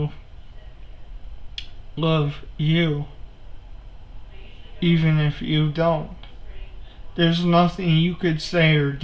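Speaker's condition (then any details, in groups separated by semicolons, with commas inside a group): Cerebral palsy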